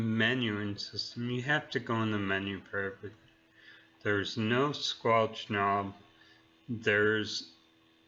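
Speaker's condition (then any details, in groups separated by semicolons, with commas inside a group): Neurological disease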